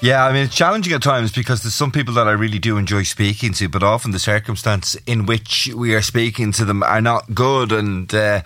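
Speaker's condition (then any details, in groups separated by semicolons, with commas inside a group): No condition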